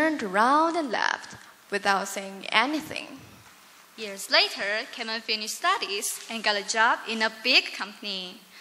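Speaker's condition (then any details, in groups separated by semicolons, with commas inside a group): No condition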